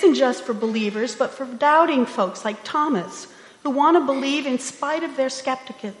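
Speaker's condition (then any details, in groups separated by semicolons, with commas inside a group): No condition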